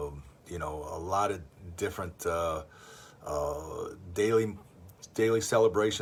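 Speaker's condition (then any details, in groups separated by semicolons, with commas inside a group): No condition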